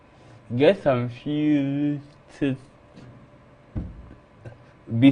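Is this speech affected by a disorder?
Yes: cerebral palsy.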